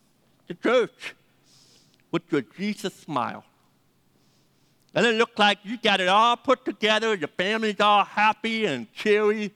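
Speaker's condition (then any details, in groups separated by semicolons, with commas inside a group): Deafness; needs names repeated several times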